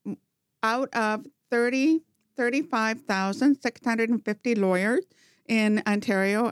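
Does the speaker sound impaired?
Yes: profound hearing loss, congenital, bilateral; did not talk until age four.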